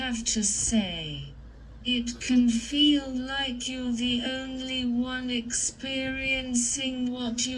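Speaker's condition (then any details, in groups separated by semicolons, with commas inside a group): Cerebral palsy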